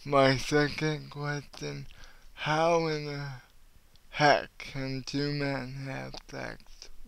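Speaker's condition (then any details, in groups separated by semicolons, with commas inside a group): Cerebral palsy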